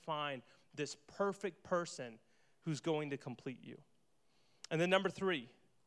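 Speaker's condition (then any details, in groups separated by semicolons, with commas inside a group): No condition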